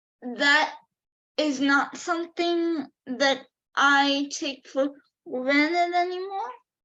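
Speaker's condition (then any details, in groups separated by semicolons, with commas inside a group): Cerebral palsy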